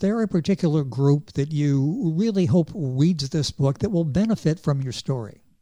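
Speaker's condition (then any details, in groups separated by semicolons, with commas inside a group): No condition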